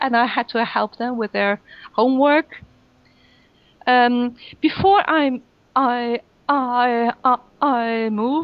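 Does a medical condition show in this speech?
Yes: stuttering; stutter with silent blocks, freezes, body movements and tics, major stuttering on oral presentations; stutters a lot in this recording, recording stress increases stutter; slow, clear, articulated speech, mostly fluent in English and Swedish, more stuttering in Dutch, German, French; here repeated words, blocks.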